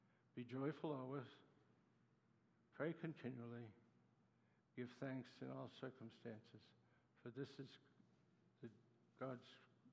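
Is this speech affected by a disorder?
Yes: Parkinson's disease; in therapy sessions working on walking.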